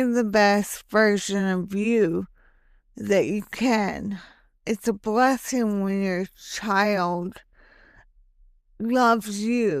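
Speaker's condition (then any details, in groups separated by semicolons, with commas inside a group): Hemiplegic cerebral palsy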